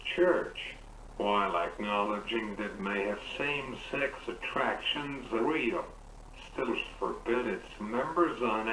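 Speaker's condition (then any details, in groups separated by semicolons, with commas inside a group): Cerebral palsy; uses wheelchair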